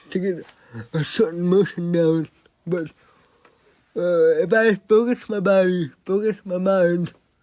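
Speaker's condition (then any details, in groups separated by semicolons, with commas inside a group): Cerebral palsy; motor disability affecting body control; strength training, previously very weak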